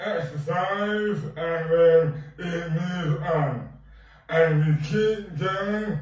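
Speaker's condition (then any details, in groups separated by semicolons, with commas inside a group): Dystonia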